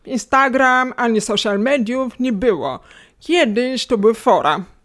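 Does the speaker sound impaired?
Yes: hearing loss, cochlear implant, acquired; cochlear implant at age 16.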